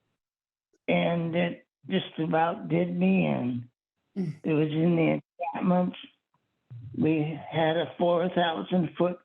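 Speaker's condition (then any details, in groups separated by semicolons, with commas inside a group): Parkinson's; severe tremors, deep brain stimulation five years after diagnosis; about 13 years since diagnosis, DBS very effective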